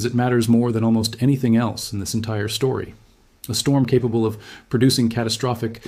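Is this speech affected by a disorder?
No.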